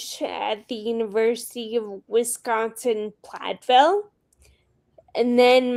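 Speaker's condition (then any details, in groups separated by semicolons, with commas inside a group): Friedreich's ataxia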